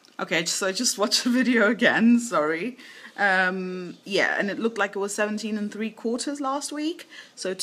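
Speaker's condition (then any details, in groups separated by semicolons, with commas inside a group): No condition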